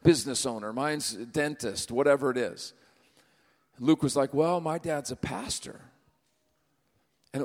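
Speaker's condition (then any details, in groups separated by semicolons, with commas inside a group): No condition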